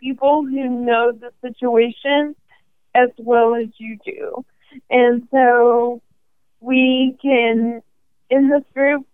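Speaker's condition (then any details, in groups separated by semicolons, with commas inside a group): ALS; diagnosed at 27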